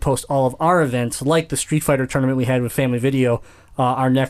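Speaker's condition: Cleft palate; congenital cleft palate

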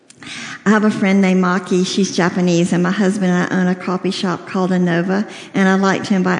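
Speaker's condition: Cleft lip and palate, severe

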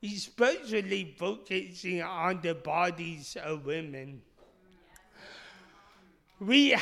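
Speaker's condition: Speech impediment; initially misdiagnosed

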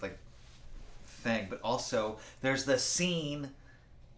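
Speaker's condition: No condition

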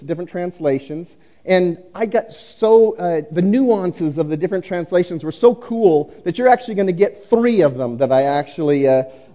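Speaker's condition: No condition

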